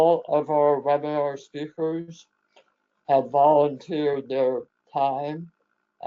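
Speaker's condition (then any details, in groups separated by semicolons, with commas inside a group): Head and neck cancer; survivor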